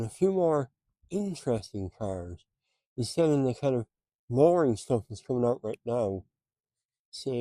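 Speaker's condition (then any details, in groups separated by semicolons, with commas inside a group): Mouth cancer surgery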